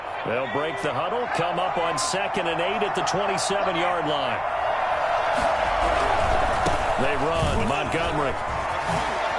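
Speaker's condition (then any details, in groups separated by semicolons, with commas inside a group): No condition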